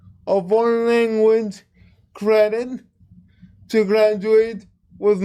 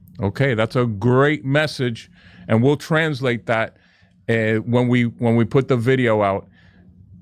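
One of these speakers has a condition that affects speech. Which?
The first: cerebral palsy; cord asphyxiation at birth, limits walking and daily tasks; occupational, physical and speech therapy; speech therapy for communication skills.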